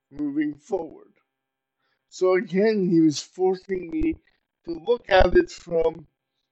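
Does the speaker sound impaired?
Yes: cerebral palsy; uses power wheelchair.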